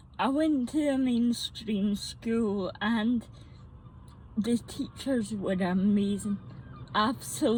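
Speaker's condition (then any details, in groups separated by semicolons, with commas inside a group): Mixed cerebral palsy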